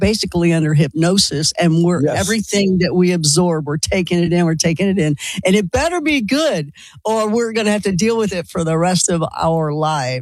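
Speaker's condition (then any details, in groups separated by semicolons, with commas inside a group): No condition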